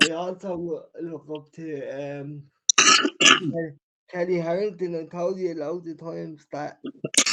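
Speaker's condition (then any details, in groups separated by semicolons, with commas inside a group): Cerebral palsy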